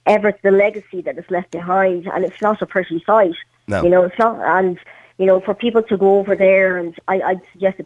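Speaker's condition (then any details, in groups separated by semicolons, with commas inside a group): Cleft palate; all needed treatments received in Ireland, fully active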